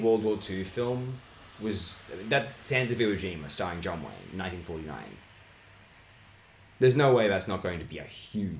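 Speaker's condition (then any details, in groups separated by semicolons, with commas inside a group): No condition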